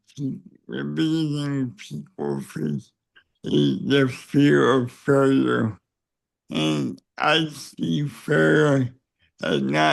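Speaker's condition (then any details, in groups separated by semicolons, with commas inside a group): Cerebral palsy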